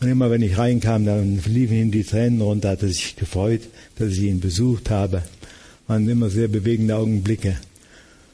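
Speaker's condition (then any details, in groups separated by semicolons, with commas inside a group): Parkinson's disease; almost daily falls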